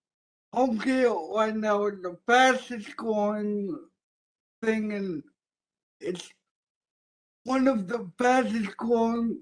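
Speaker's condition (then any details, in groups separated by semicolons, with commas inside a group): Cerebral palsy; from birth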